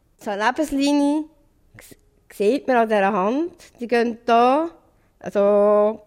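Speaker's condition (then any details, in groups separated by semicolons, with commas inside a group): Down syndrome; trisomy 21, present from birth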